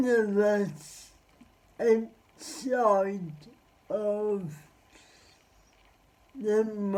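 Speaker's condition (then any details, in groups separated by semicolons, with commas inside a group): Cerebral palsy; spastic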